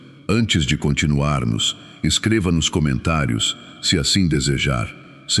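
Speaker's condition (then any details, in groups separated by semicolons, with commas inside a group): No condition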